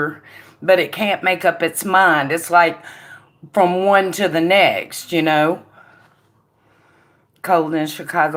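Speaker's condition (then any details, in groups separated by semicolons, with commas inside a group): No condition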